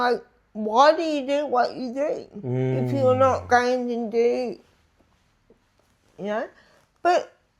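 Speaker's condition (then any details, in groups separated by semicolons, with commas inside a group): Disability affecting speech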